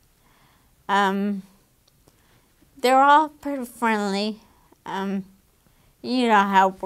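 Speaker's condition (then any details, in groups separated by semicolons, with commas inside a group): Damaged diaphragm; breathing problems strongly affect speech, worse without exercise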